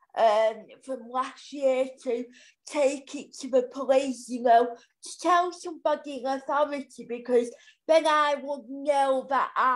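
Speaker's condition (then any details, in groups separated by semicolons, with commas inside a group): Cerebral palsy; physical disability only, wheelchair user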